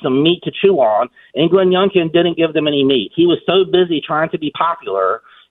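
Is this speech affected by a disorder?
No.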